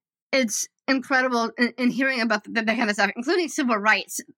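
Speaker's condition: Down syndrome; developmental disability

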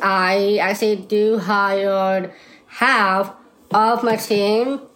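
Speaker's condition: Down syndrome; congenital, extra chromosome, body and brain develop differently; adult, age 31

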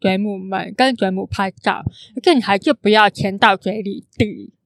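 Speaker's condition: Congenital hearing impairment; can sound sing-song

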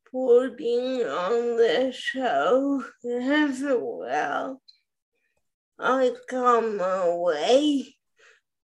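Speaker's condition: Spastic quadriplegic cerebral palsy; some tightness in all four limbs, wheelchair user

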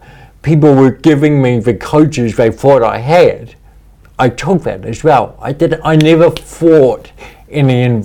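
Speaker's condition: Cerebral palsy; wheelchairs

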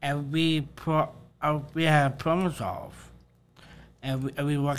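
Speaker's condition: Down syndrome; congestive heart failure

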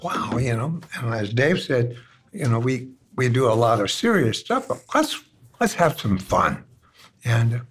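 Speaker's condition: ALS; diagnosed at an ALS clinic, attends ALS support group

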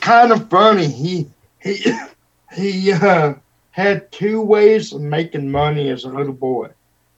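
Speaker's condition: Cerebral palsy; wheelchair user

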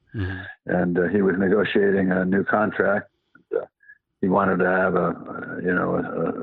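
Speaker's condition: Parkinson's disease

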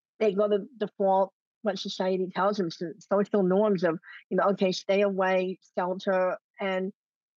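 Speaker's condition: Cleft lip and palate; adult

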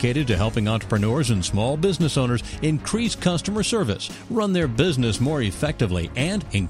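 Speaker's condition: No condition

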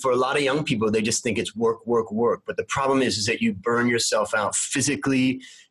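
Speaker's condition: No condition

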